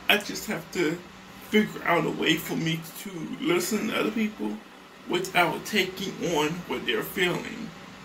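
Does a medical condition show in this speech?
Yes: cerebral palsy.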